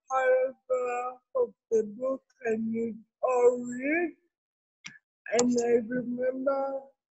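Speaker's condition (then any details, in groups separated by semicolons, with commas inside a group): Cerebral palsy; from birth in Kenya, did not cry or breathe at birth, incubator for weeks, medical negligence; other children thought talking different in childhood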